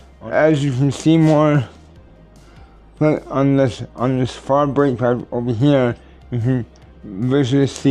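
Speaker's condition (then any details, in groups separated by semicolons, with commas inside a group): Cerebral palsy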